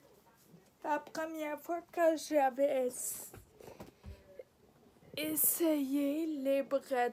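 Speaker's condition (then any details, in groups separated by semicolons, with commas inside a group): Ataxia; degenerative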